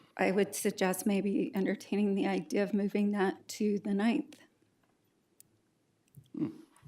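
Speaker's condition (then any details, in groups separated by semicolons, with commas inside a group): No condition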